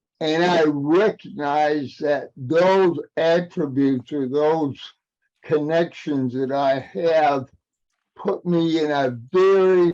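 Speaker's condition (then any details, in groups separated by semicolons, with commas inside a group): Cerebral palsy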